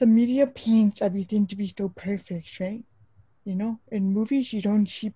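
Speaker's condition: Deaf / hard of hearing, congenital

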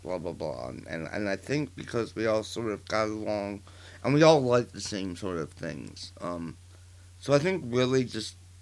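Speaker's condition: Partial glossectomy for tongue cancer, partial, 40% of right tongue; divot in neck

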